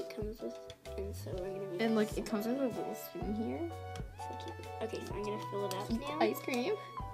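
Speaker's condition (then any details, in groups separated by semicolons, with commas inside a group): No condition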